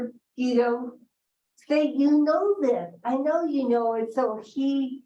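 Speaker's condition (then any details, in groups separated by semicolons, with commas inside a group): Cerebral palsy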